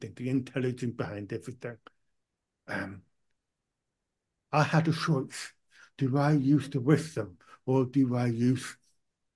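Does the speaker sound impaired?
Yes: profound deafness; born profoundly deaf, powerful hearing aids early, cochlear implant one ear after ear problem; cochlear implant about 20 years, hears nothing with implant off; hearing aids let own speech be heard, speech not too bad.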